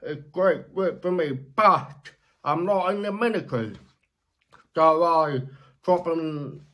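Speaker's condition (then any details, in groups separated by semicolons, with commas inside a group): Deafness; born deaf, childhood speech therapy at John Tracy speech therapy school in US, mother-supported, lip reads; relies on Google Meet live captions and lip reading during video call; very clear per host, sounds like late-deafened speaker, captions offered in case unclear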